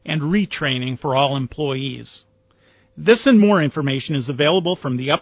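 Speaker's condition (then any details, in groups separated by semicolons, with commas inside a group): No condition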